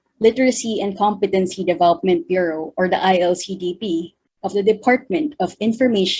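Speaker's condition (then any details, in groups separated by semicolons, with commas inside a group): No condition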